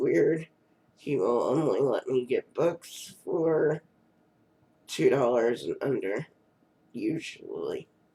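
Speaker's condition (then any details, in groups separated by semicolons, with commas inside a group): Cerebral palsy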